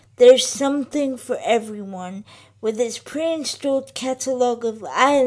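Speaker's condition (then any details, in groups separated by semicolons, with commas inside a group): Cerebral palsy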